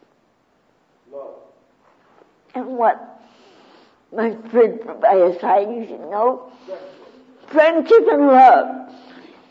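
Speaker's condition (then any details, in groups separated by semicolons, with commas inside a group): Cerebral palsy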